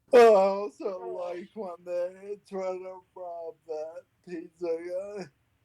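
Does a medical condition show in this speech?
Yes: Friedreich's ataxia.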